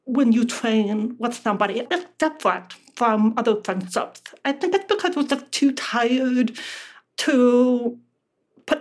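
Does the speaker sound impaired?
Yes: deafness; relies on lip reading.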